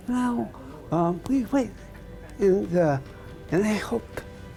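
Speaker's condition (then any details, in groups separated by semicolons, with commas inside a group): Rare dystonia; segmental dystonia of larynx, pharynx, likely tongue, virus-triggered; voice lost about 2.5 years, tongue botulinum toxin injections; tongue spasms when speaking, voice gone, uses synthetic voice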